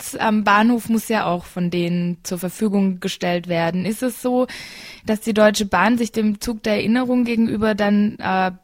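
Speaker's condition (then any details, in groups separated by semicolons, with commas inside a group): No condition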